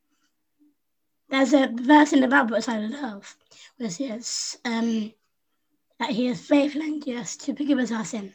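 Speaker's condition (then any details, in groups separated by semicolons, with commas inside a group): Down syndrome; adult woman, 25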